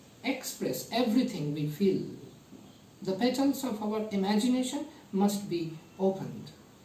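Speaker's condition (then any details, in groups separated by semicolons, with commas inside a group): No condition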